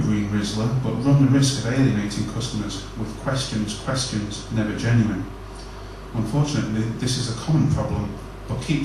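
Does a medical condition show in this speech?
No.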